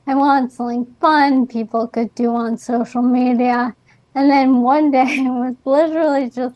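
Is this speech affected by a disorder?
Yes: ALS; diagnosed before age 30, atypical for young female; recently diagnosed.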